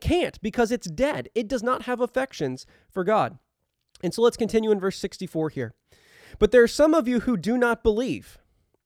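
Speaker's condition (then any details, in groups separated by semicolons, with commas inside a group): No condition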